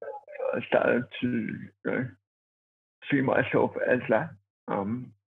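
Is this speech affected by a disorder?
Yes: cerebral palsy; born two months premature.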